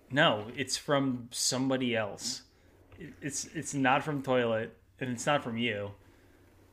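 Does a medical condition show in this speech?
No.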